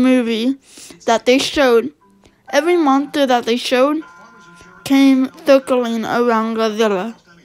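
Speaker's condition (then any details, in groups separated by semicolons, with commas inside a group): Cerebral palsy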